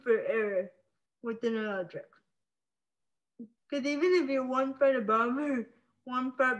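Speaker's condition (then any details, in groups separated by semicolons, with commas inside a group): Spastic cerebral palsy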